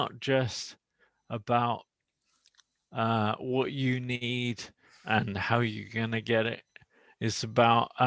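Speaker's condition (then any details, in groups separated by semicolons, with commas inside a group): Motor neuron disease; voice recognition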